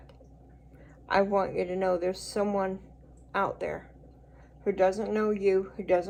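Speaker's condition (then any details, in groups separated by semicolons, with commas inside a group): Cerebral palsy; speech noticeably atypical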